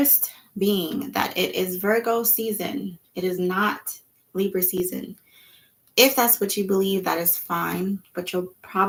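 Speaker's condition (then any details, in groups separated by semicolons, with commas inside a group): No condition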